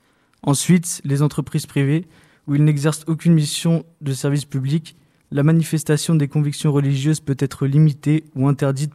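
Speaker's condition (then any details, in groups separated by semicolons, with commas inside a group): No condition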